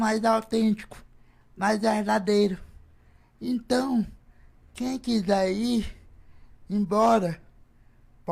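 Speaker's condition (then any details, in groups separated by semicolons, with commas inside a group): Cerebral palsy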